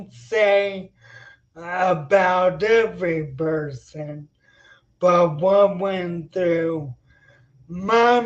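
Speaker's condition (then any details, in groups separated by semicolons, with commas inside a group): Spinocerebellar ataxia; slightly staccato speech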